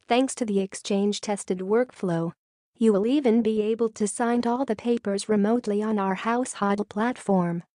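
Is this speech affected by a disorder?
No.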